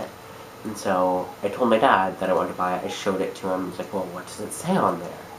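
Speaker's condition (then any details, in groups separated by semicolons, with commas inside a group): No condition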